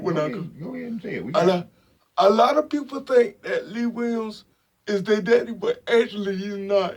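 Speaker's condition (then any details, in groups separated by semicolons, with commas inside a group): Spastic quadriplegic cerebral palsy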